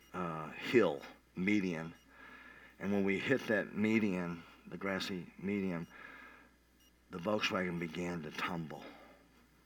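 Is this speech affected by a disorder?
Yes: cleft palate; revived by nurse.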